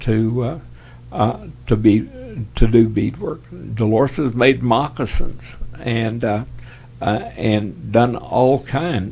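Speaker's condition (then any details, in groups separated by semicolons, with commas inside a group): Parkinson's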